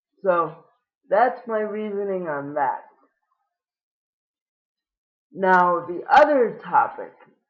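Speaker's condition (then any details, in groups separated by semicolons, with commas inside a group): Cerebral palsy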